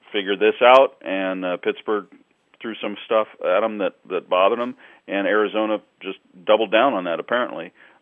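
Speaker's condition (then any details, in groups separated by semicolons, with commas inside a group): No condition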